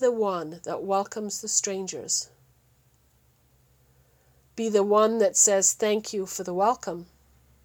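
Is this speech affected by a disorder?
No.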